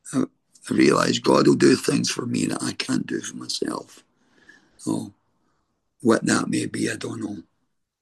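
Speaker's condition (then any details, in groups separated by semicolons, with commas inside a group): Throat cancer treatment effects, stage 4 throat cancer; throat pain after chemo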